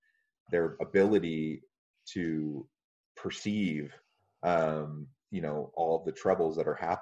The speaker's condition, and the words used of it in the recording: None; typical speech.